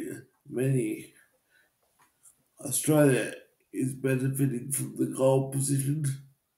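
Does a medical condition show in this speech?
Yes: cerebral palsy; uses wheelchair.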